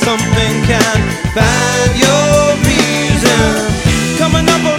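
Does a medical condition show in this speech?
No.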